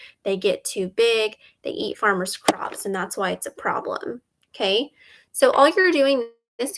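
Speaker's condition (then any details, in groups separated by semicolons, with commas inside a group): No condition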